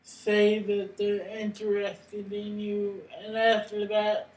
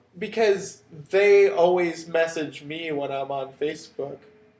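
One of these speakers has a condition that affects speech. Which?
The first: cerebral palsy; brain injury.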